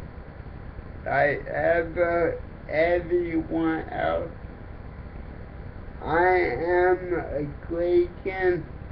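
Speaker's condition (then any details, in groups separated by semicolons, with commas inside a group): Cerebral palsy; affects speech, talks differently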